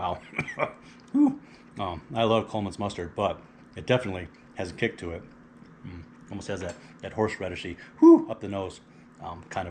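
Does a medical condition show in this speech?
No.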